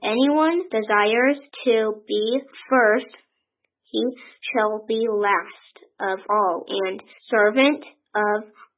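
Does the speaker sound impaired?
No.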